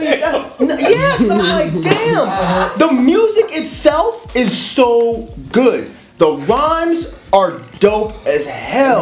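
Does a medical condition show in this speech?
No.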